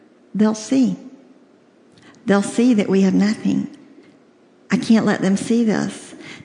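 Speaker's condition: Cleft lip and palate, severe

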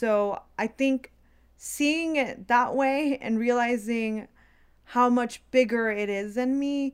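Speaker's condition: No condition

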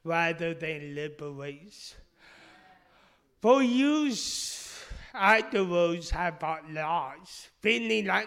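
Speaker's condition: Speech impediment; initially misdiagnosed

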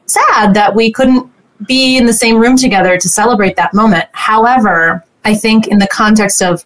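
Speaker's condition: No condition

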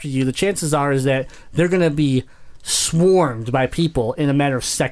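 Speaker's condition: Cleft palate; congenital cleft palate

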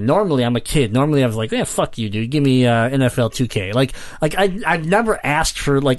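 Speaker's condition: Cleft palate; congenital

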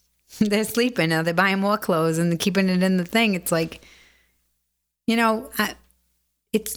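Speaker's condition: No condition

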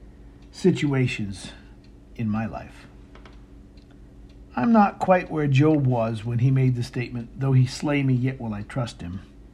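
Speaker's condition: No condition

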